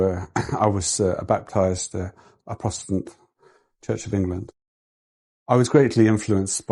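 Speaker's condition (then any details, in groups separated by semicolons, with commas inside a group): No condition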